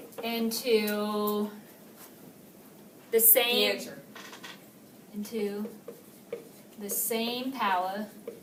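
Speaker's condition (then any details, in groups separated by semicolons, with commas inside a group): No condition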